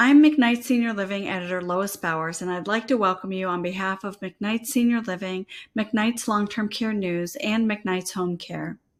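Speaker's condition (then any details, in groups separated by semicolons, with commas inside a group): No condition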